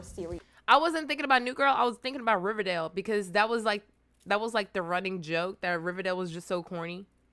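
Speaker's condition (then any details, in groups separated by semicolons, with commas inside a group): No condition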